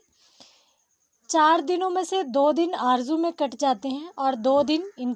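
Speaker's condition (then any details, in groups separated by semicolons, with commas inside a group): No condition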